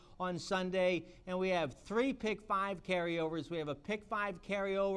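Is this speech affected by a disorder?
No.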